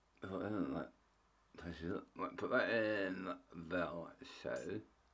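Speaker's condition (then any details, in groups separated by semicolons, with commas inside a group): Tongue cancer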